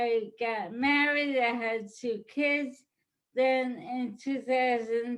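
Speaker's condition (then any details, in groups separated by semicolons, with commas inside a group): ALS; diagnosed several years ago, declining; speech affected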